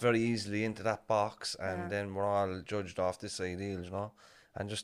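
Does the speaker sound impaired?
No.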